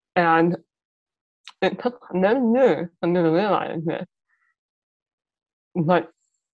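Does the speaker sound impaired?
Yes: muscular dystrophy; mild speech impairment.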